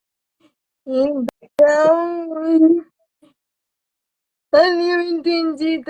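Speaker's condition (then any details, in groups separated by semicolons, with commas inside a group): Cerebral palsy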